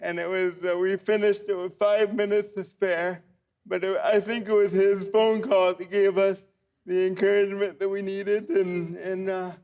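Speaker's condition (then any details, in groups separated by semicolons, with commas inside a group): Cerebral palsy; from birth; walks, runs marathons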